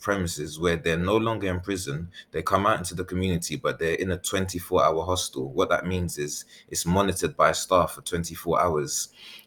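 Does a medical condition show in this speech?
No.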